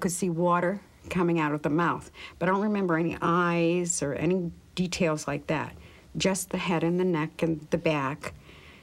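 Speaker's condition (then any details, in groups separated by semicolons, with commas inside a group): No condition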